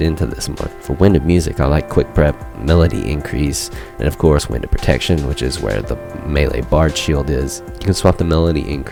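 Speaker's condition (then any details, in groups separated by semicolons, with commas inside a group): No condition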